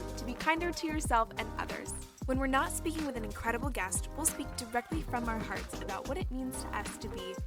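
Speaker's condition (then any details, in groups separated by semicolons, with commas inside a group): No condition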